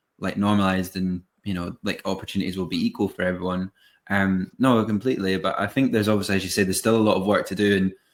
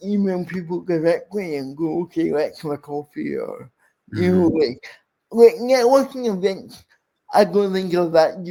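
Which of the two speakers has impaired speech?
The second: cerebral palsy; from birth, birth brain injury, affects coordination, speech, balance, wheelchair; speech impairment.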